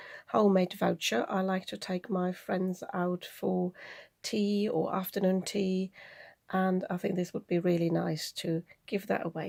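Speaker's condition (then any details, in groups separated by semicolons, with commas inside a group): No condition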